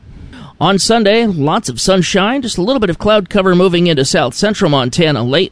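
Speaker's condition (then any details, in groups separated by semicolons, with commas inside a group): No condition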